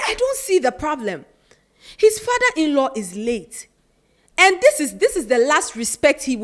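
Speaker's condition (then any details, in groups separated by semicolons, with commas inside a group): No condition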